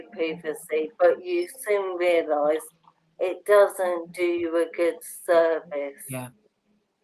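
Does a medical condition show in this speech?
Yes: motor neurone disease; bulbar onset.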